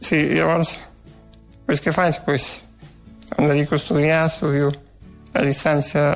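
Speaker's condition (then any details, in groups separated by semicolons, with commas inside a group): Duchenne muscular dystrophy; progressive loss of strength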